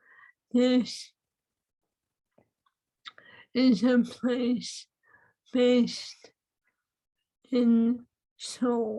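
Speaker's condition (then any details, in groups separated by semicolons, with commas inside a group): ALS; swallowing lost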